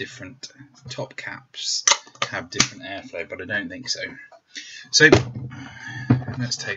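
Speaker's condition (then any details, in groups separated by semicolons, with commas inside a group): No condition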